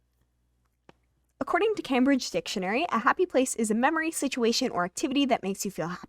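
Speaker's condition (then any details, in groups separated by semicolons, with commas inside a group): No condition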